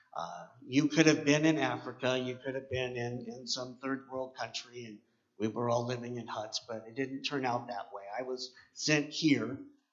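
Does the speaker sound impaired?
Yes: cleft palate; 7 years of speech therapy, oral appliance once worn to help speak properly.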